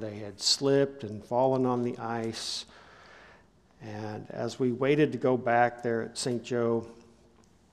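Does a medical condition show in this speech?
No.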